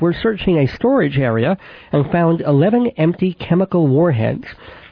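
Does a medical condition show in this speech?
Yes: cleft palate with lisp, cleft lip and palate, mild; braces 10 years.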